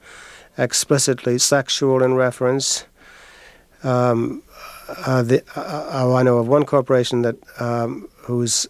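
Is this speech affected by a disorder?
Yes: stutter; here prolonged sounds.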